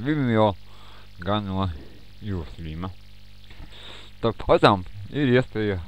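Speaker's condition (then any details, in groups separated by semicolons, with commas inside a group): Cerebral palsy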